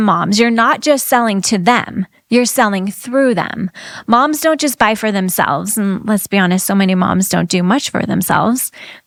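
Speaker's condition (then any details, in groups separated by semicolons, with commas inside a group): No condition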